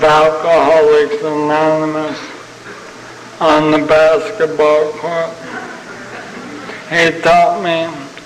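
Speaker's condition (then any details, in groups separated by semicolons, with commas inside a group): ALS (Lou Gehrig's disease); young onset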